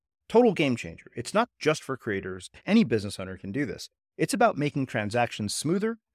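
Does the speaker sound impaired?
No.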